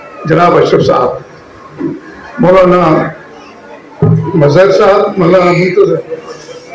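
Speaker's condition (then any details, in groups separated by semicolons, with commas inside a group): No condition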